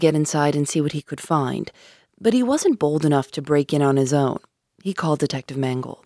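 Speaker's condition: No condition

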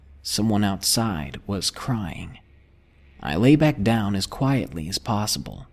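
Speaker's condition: No condition

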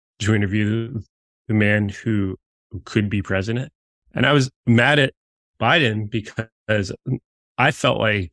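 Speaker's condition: Stutter; stutters visibly and audibly; blocks

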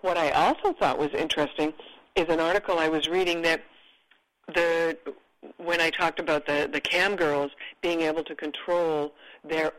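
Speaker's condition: No condition

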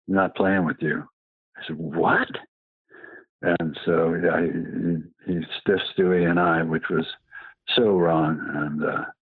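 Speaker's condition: Parkinson's; past cancer

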